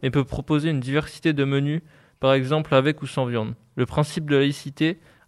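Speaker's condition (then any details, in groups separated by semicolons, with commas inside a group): No condition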